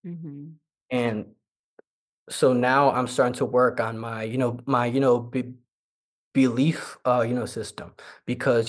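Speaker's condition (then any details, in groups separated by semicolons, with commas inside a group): Stuttering; previously could not speak well, sometimes hides stutter around friends and family; repeated sounds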